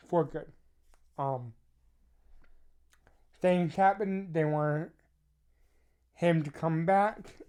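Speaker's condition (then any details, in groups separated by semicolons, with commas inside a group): Cerebral palsy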